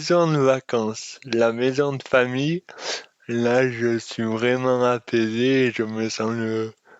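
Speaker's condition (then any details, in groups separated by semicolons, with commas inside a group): Dystonia; speech disorder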